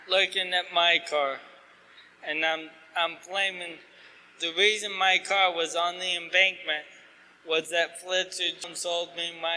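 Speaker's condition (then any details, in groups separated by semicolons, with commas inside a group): ALS; asked to talk slower, clearer, losing voice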